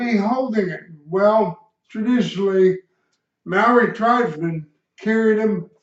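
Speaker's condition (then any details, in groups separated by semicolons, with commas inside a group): Cerebral palsy; slight speech impediment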